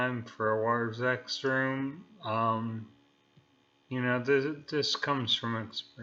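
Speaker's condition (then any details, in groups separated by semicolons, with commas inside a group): Neurological disease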